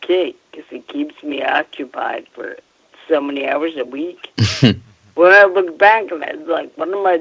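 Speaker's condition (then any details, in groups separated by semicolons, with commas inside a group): Friedreich's ataxia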